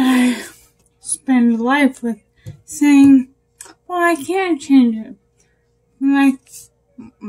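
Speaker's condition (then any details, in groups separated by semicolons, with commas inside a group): Brain injury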